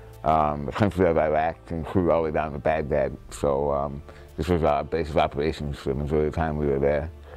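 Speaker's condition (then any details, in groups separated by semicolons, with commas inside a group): Traumatic brain injury, partial tongue loss; combat blast, lost 60% of tongue, jaw and tongue rebuilt; about 35 surgeries; feeding tube after injury, speech therapy, now eating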